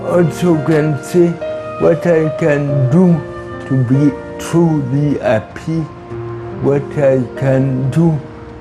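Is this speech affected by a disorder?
Yes: cerebral palsy; from birth, cause umbilical cord wrapped around body at birth, care facility age three for 17 years, first walked at age nine.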